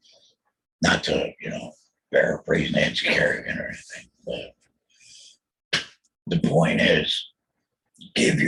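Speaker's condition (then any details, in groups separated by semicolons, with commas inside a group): Total laryngectomy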